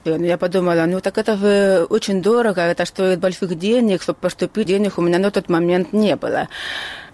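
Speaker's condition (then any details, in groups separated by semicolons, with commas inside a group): Hearing loss, acquired at age 3; lost hearing at three, medical error, missed appendicitis, imported Atikon hearing aids since childhood, lip reads; speech preserved thanks to hearing aids, worsened, speaks with an accent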